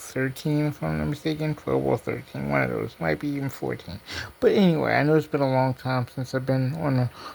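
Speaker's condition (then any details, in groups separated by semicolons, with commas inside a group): Cerebral palsy; diplegia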